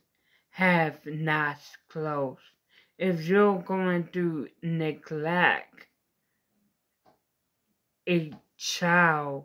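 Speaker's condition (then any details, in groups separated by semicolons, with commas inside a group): Mild cerebral palsy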